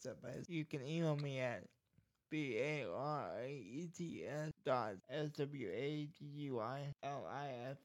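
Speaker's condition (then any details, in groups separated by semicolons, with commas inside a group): Cerebral palsy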